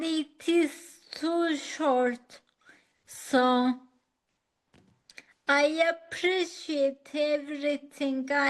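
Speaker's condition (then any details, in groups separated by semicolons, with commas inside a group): Acquired ataxia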